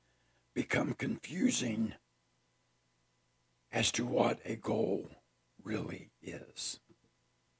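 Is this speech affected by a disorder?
Yes: partial laryngectomy; laryngeal cancer, recurring tumor paralyzing vocal cords, repeated surgeries, emergency half voice box removal, tracheostomy tube; sudden painless near-whisper at onset, no speech after laryngectomy, taught to speak with tracheostomy tube.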